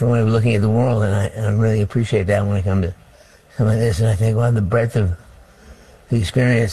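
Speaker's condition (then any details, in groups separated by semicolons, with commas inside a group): Parkinson's disease; diagnosed about 35 years ago, around age 30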